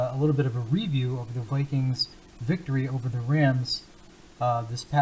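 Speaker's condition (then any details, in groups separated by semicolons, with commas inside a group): No condition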